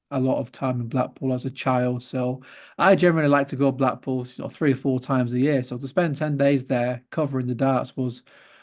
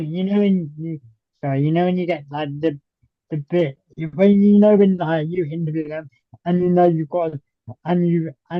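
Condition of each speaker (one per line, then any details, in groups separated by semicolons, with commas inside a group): No condition
Cerebral palsy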